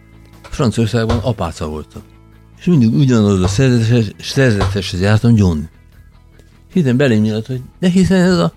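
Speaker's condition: Parkinson's disease

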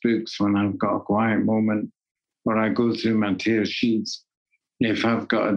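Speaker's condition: Parkinson's disease; can no longer sing or do theatre

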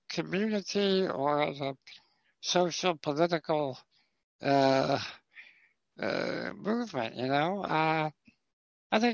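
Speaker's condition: Spinal muscular atrophy type 2; congenital, lifelong wheelchair user

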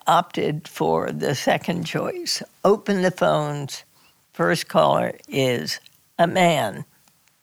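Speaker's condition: Spasmodic dysphonia; strangled-sounding voice

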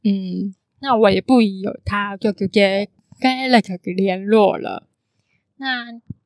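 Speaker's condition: Congenital hearing impairment; cannot hear clearly

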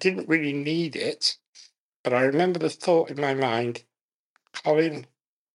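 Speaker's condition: Muscular dystrophy; can just about speak, limited breath, eye gaze technology may come next after voice control

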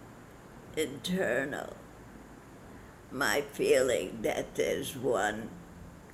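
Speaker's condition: Parkinson's disease; followed own path

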